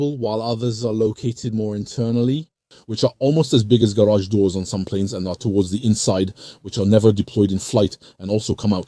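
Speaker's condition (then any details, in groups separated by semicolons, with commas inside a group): No condition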